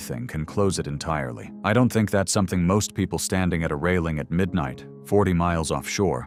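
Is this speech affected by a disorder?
No.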